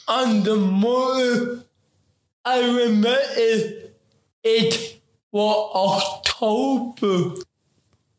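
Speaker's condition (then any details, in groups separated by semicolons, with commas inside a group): Ataxic cerebral palsy; affects talking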